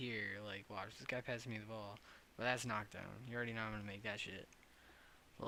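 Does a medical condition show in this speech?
No.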